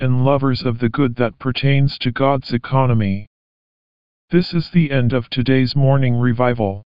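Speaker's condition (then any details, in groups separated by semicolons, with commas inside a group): No condition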